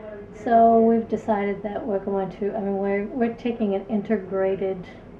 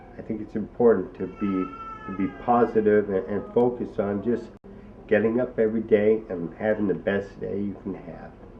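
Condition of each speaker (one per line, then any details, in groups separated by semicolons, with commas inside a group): No condition
ALS; onset in arms; about a year since diagnosis, very weak, reduced lung capacity; worsening speech, speech device, choking, thin liquids hard, excess saliva, breathless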